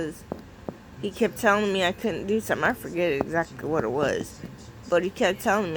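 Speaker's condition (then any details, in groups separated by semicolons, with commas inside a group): Cerebral palsy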